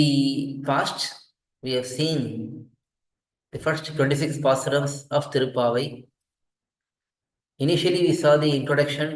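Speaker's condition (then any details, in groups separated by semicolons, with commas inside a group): No condition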